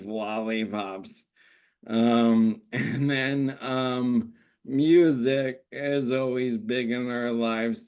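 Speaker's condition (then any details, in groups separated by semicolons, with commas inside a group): ALS; normal a year ago, no longer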